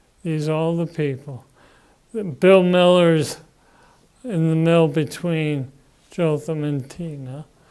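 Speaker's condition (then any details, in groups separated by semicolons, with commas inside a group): Parkinson's disease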